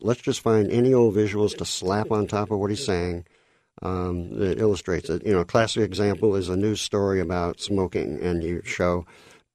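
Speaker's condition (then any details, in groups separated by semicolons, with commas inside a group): Cleft lip and palate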